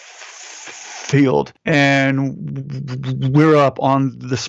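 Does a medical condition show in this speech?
Yes: stuttering; lifelong stutter, never goes away, Toastmasters member for a while practicing public speaking; ongoing stutter, constant struggle, asks others not to finish words; sometimes quieted through focus, phone calls a struggle; here prolonged sounds.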